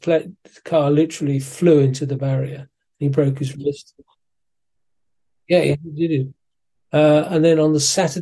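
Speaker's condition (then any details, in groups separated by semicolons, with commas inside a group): Parkinson's disease; suspected for a while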